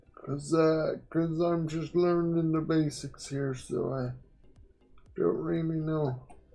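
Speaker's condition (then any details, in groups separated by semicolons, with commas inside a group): Quadriplegic cerebral palsy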